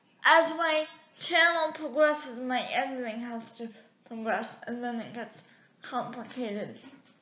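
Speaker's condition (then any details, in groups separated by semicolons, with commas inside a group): Cerebral palsy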